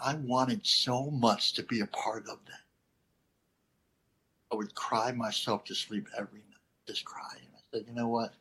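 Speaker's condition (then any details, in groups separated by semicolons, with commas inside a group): Cleft lip and palate; not fully formed at birth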